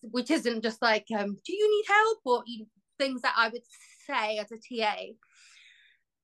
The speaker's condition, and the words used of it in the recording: Stuttering. So I'll just sit down and start ticking and stammering because my anxiety's up here.